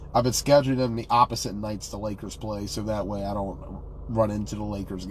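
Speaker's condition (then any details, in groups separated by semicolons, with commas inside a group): No condition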